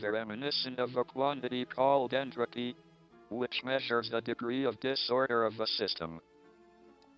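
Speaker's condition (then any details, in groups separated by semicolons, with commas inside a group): ALS, speech-generating device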